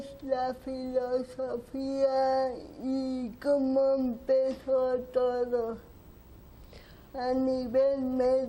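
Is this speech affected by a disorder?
Yes: cerebral palsy.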